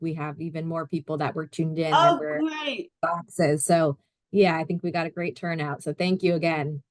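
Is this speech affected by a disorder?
No.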